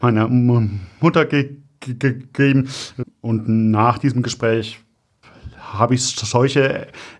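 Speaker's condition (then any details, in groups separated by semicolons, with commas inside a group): Stuttering; developmental, lifelong, possibly inherited, father stuttered, brother fluent, logopedic speech therapy, constant since second grade; frequent word and part-word repetitions, many fillers Äh, broken-off words; repeated sounds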